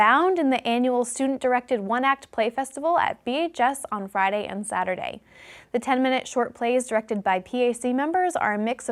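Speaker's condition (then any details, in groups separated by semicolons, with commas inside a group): No condition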